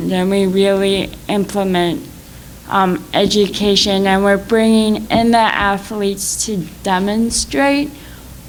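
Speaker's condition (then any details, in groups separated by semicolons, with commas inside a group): Cerebral palsy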